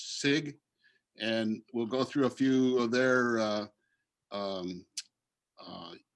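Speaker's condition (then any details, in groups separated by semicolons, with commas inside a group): No condition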